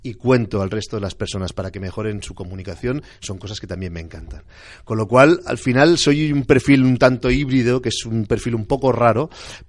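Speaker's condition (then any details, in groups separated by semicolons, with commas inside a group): No condition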